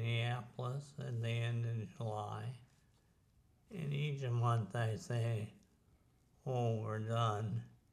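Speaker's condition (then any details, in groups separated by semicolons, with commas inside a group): ALS; terminal, crippling disease; doctors estimate less than 12 months to live, declining tracheotomy, may soon need full-time breathing support; some speaking ability already lost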